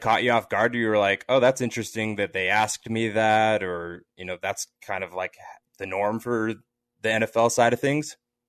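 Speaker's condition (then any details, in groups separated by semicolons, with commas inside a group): No condition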